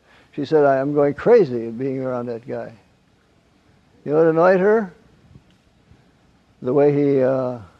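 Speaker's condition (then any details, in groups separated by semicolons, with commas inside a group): Parkinson's; wakes at night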